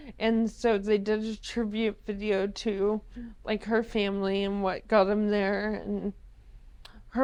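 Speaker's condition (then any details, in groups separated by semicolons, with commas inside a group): ALS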